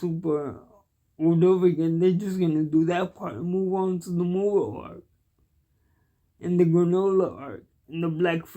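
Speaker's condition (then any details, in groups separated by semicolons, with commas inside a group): Cerebral palsy; cannot walk, uses wheelchair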